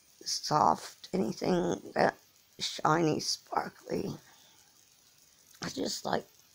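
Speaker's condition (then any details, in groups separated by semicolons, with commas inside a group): Cerebral palsy; from birth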